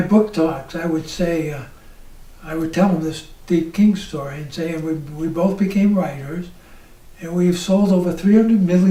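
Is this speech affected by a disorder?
Yes: ALS.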